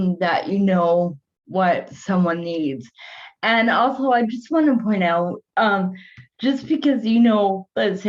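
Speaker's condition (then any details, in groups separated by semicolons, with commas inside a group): Cerebral palsy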